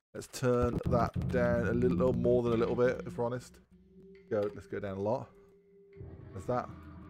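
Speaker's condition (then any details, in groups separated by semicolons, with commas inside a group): No condition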